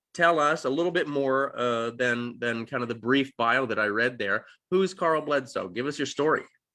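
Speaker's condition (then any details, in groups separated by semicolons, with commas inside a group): No condition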